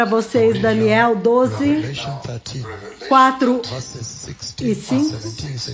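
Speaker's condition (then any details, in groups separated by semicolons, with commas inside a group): No condition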